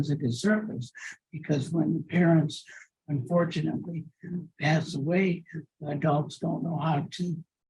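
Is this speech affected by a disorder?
Yes: cerebral palsy; from birth; mild in childhood, worsened quickly from teens.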